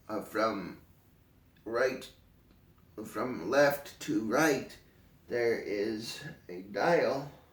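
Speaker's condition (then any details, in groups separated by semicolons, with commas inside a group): Cerebral palsy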